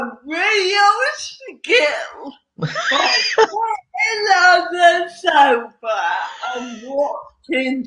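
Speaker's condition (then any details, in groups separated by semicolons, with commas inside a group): Cerebral palsy; slow speech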